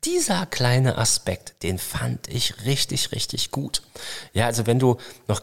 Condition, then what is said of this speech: No condition.